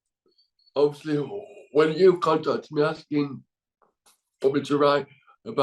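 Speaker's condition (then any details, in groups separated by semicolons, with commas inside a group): Cerebral palsy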